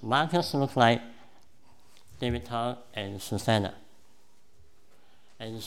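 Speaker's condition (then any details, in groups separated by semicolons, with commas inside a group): Cleft palate; congenital cleft palate, present from birth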